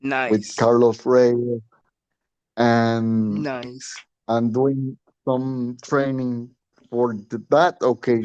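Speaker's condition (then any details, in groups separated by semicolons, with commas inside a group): Cerebral palsy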